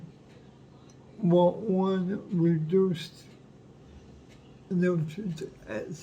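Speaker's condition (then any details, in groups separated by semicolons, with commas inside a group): Cerebral palsy; uses wheelchair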